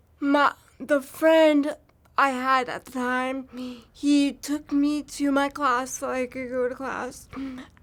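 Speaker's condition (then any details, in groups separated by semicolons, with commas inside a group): Cerebral palsy; from birth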